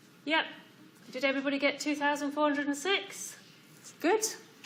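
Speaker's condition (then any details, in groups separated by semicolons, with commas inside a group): No condition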